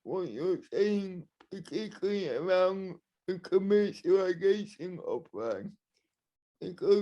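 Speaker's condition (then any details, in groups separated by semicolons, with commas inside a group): Cerebral palsy, spastic and dyskinetic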